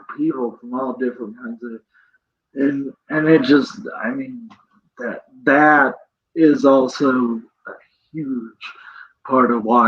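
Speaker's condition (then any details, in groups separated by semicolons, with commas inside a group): Cerebral palsy; present from birth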